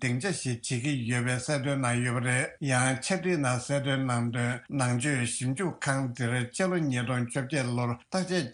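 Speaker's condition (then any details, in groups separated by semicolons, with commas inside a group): No condition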